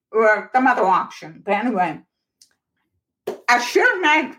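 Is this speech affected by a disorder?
Yes: profoundly deaf, born profoundly deaf; profound deafness from birth, wears bionic ear, uses captioning and relay services; speaks rather than signs, cannot hear to talk on phone, uses texting instead.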